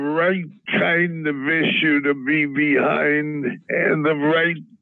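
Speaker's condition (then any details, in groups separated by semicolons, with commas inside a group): Parkinson's disease; preferred by tincture dropper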